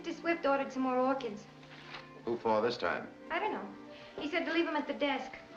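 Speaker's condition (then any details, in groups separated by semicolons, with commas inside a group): No condition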